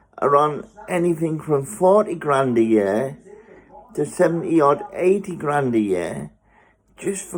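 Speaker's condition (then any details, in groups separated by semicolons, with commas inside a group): Spastic cerebral palsy; spastic, mainly lower limbs, one side weaker, spasms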